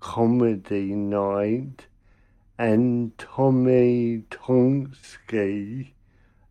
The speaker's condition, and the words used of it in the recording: Cerebral palsy. No, you're fine. I'm only speaking quiet because I've got thin walls.